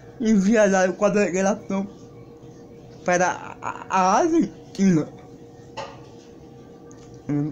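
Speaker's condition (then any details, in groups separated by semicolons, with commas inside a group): Cerebral palsy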